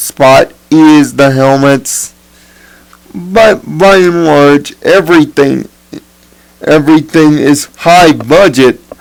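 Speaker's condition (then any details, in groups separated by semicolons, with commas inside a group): Cerebral palsy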